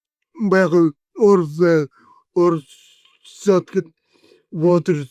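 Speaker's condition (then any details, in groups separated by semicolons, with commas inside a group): Cerebral palsy; 40 years with condition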